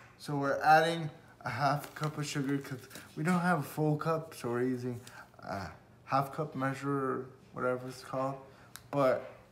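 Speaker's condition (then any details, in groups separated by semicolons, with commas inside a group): Cerebral palsy; uses wheelchair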